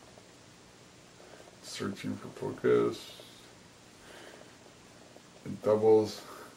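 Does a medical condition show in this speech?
Yes: cerebral palsy; affects gait and walking.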